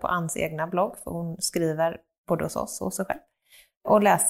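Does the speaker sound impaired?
No.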